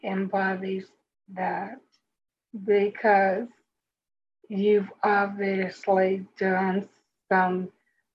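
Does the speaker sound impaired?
Yes: speech impediment; about 2 years since stroke.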